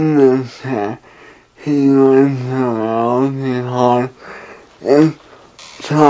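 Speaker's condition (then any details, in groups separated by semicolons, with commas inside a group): Traumatic brain injury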